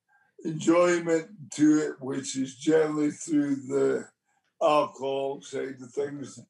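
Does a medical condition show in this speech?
Yes: motor neurone disease; about 4 years since diagnosis.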